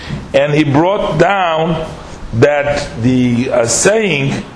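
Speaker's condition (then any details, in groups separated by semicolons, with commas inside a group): No condition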